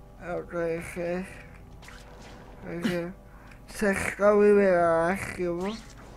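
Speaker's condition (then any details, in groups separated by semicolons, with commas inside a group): Cerebral palsy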